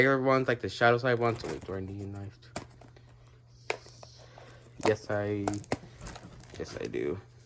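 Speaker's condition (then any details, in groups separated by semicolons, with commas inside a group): No condition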